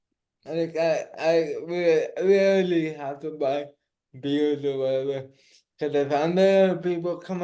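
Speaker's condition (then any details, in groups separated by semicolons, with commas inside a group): Cerebral palsy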